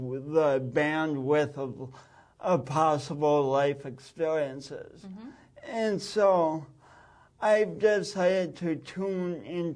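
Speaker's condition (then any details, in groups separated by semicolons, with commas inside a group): Speech impediment from birth oxygen loss; limited fine motor coordination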